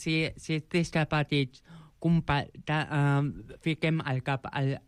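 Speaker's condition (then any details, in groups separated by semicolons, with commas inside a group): Joubert syndrome; present from birth; age 29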